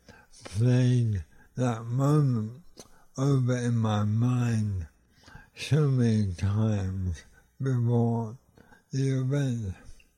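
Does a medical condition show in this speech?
Yes: ALS; ALS (Lou Gehrig's disease), motor neurons dying, possible diagnosis about a year ago; rode recumbent tricycle after fall in Arizona, three emergency room visits; voice already affected by condition, used to be fairly soft-spoken.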